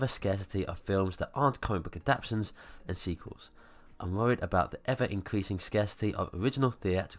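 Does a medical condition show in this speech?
No.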